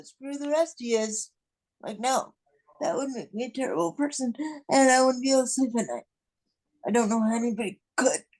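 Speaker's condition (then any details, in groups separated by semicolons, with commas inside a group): Cerebral palsy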